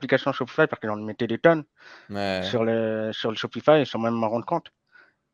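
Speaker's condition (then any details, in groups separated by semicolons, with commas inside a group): Hearing impairment from birth, congenital; may get worse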